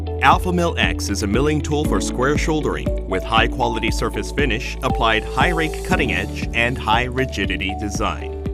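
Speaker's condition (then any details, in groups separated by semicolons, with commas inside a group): No condition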